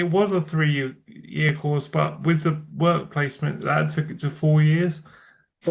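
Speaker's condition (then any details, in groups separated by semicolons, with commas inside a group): Cerebral palsy; from birth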